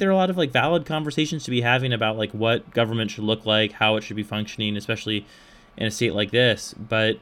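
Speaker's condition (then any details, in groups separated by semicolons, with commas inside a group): No condition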